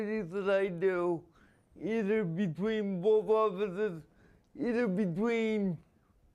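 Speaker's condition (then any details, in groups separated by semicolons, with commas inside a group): Spastic quadriplegia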